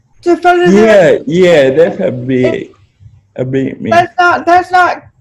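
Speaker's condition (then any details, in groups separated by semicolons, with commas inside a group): Spastic quadriplegic cerebral palsy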